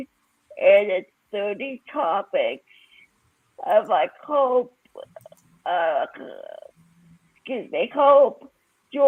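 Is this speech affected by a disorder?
Yes: cerebral palsy.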